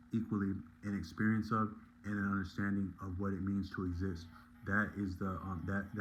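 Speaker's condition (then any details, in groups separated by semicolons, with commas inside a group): No condition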